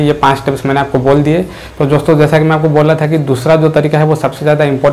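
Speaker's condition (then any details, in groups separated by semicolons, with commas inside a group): No condition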